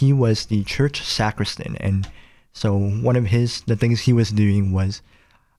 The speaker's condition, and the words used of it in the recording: Cleft palate. So I'm very blessed to just be here speaking with you.